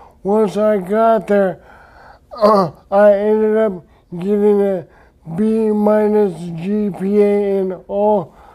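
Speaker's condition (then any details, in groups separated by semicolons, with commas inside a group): Traumatic brain injury; speech affected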